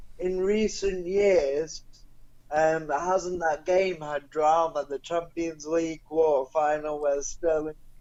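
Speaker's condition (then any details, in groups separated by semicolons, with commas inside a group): Cerebral palsy; non-progressive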